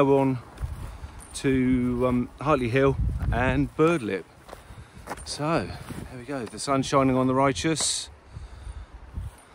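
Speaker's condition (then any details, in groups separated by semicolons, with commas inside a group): No condition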